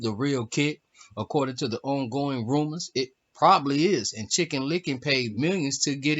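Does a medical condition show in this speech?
No.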